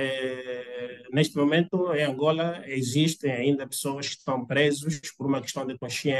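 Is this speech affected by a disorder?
No.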